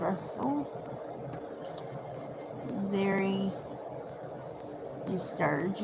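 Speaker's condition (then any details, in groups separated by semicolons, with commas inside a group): Cerebral palsy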